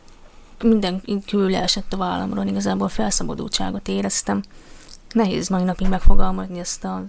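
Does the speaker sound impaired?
Yes: deafness; cochlear implant 2.5.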